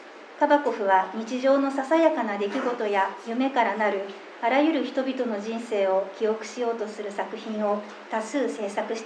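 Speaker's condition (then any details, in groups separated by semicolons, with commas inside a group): No condition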